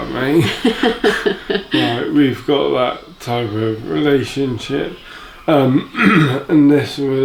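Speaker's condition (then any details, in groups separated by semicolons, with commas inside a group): Motor neurone disease; affects speech and walking; diagnosed about six months ago, uses breathing apparatus; speech deteriorated since diagnosis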